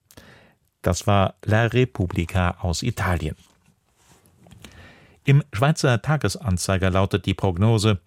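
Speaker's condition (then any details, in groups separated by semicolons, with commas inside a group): No condition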